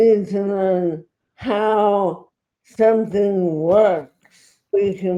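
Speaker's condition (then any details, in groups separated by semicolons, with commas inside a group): Traumatic brain injury; left arm spastic, tongue paralyzed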